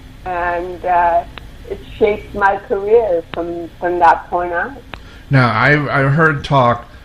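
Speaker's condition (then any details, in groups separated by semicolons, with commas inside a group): Cerebral palsy; involuntary movements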